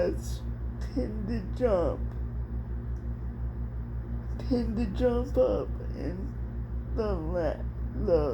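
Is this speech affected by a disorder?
Yes: cerebral palsy; speech somewhat affected.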